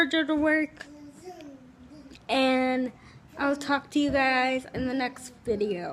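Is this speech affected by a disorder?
Yes: cerebral palsy, spastic, severe.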